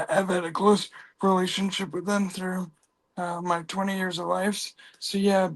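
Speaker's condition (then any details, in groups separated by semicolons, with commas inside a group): Cerebral palsy; from birth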